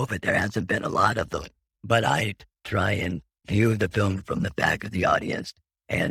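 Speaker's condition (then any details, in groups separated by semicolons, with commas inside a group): Laryngectomy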